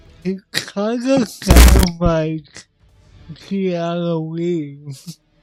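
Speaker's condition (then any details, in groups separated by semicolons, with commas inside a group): Cerebral palsy; affects voice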